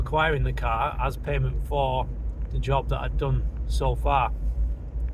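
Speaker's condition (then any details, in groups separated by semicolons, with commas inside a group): No condition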